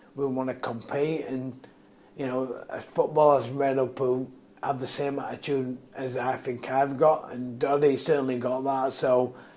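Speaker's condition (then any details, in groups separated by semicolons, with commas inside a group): Motor neurone disease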